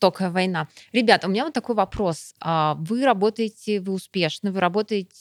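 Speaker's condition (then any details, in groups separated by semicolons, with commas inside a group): No condition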